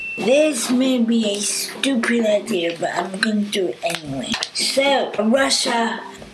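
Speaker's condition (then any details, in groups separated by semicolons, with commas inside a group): Cerebral palsy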